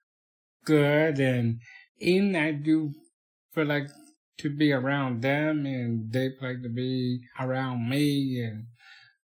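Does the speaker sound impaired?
Yes: Down syndrome.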